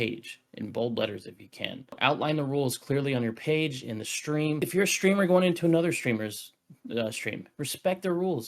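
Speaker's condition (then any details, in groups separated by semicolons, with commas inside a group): No condition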